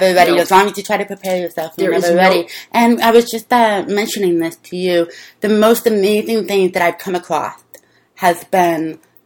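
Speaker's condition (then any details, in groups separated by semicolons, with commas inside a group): Deafness; deaf since childhood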